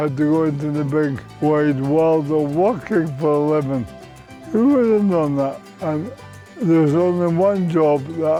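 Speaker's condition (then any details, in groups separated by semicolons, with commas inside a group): Motor neurone disease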